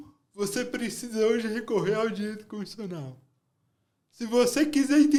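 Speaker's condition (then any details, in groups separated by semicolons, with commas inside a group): Cerebral palsy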